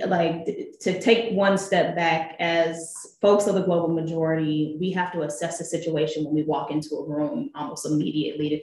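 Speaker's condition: No condition

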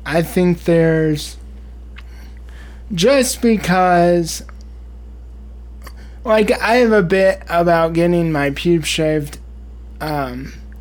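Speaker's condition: Cerebral palsy, spastic

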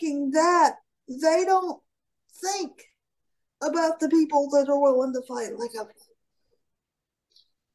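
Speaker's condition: Cerebral palsy; shoulder dislocates lifting heavy

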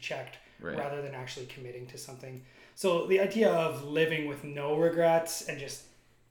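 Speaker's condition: No condition

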